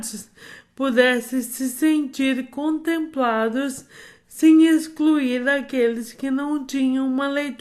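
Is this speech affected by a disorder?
Yes: amyotrophic lateral sclerosis.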